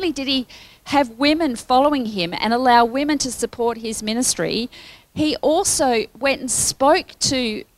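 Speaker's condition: No condition

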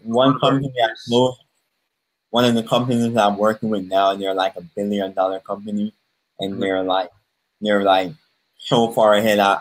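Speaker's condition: Cleft palate; speech impediment since birth

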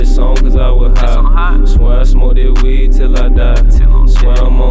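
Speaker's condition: No condition

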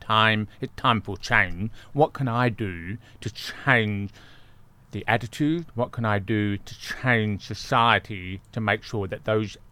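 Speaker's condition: Deafness; congenital deafness, born deaf

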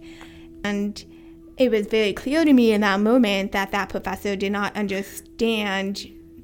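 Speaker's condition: Hearing loss with cochlear implants; bilateral cochlear implants, first implant at age 18, not born deaf, born with some hearing, formerly FM systems with hearing aids; pretty good speech and listening comprehension in childhood, kept on speech path

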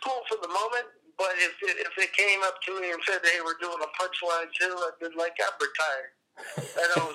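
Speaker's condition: Cerebral palsy; appearance likened to Parkinson's

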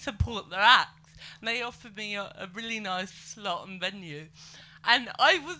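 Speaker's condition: Cerebral palsy; able to speak and move

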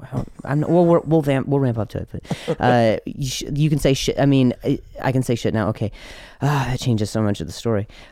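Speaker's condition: Stutter, acquired; dizziness and fall, doctor expected recovery within a month; focuses on ending sentences well; fluent for long stretches then a word catches, stuck at sentence starts, worse when voice praised; repeated sounds

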